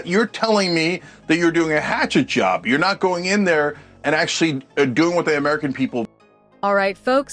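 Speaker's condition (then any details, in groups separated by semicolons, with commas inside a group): No condition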